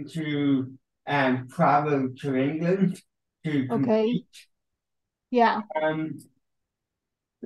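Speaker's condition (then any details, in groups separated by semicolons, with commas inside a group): Cerebral palsy, ataxic, mild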